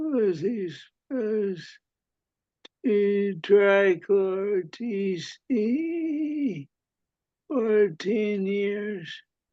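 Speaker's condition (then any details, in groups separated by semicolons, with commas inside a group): Parkinson's disease; deep brain stimulation implant; about 19 years since diagnosis, DBS 5 years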